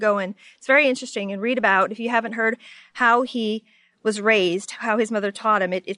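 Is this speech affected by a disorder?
No.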